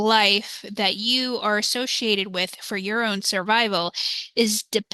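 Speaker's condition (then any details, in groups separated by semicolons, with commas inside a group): No condition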